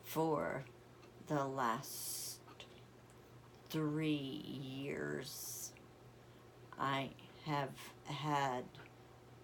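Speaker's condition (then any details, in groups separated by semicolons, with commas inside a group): Essential tremor; voice, progressive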